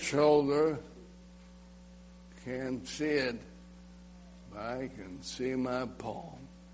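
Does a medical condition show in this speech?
Yes: ALS; slurred, slow speech, choking, spitting, swallowing problems.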